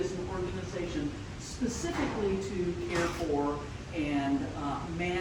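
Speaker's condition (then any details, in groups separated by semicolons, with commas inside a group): No condition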